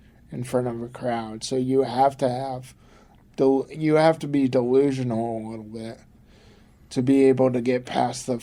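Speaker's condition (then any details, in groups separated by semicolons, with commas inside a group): Cerebral palsy; from birth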